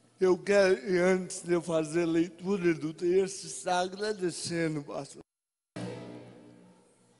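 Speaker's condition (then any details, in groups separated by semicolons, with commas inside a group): Cerebral palsy; no speech as child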